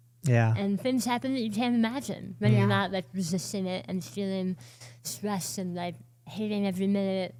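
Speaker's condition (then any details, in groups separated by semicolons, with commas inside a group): Oral cancer, partial glossectomy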